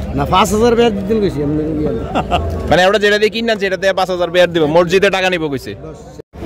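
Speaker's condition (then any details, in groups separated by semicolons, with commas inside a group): No condition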